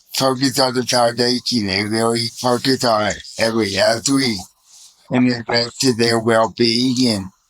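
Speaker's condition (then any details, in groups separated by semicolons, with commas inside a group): Cerebral palsy; from birth, spastic quadriplegia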